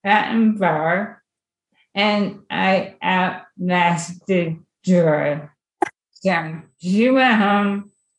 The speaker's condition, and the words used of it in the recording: ALS (motor neuron disease). I, I have two grandsons I want to remember me, and I don't want them to necessarily remember this voice.